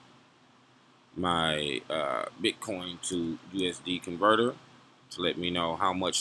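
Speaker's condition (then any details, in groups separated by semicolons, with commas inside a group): No condition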